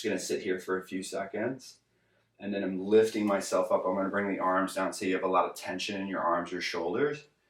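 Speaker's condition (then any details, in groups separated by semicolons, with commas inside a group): No condition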